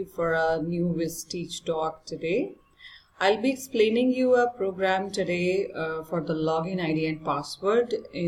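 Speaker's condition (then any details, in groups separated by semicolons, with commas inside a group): No condition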